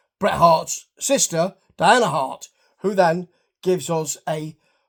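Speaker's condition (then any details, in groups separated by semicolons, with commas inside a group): No condition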